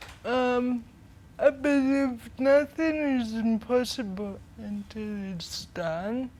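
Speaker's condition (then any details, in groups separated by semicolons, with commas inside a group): Cerebral palsy; speech affected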